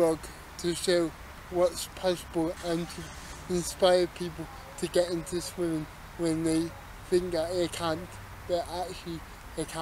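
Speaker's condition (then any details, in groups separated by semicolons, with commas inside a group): Cerebral palsy; wheelchair, cannot move legs or lift head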